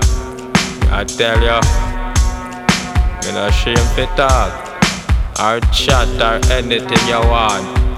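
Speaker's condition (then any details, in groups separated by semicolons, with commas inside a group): No condition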